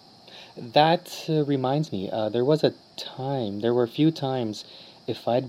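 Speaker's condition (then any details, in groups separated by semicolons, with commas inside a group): Stuttering; stutter since early childhood; stutters less while recording, more with recorder off or own voice muffled, stutters on 'animation'; prolonged sounds, blocks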